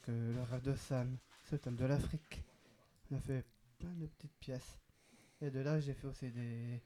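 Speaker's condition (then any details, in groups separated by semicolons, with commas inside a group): Down syndrome, trisomy 21; extra chromosome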